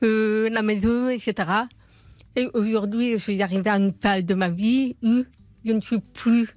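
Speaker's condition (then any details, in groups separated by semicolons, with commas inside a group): Profound congenital deafness; told would never speak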